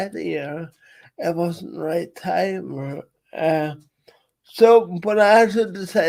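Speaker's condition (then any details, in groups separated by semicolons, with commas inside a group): Cerebral palsy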